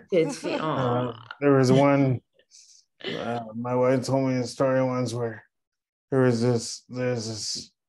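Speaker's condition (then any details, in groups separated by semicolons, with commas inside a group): Cerebral palsy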